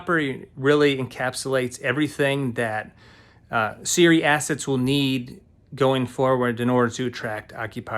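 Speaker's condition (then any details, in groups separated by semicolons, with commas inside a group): No condition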